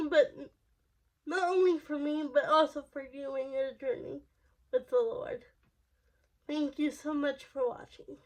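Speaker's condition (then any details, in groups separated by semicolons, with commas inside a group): Cerebral palsy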